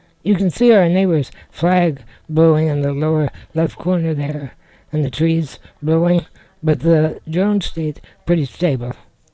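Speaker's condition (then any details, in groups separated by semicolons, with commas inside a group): Spinal muscular atrophy type two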